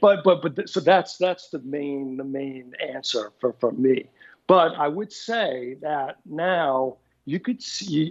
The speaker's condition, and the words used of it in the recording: Aphasia. Well, right now, my thing is I don't just forget about it, my speech, because I have to, you know, concentrate on it.